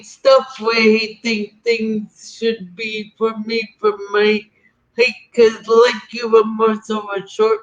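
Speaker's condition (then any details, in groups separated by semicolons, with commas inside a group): Cerebral palsy; atypical gait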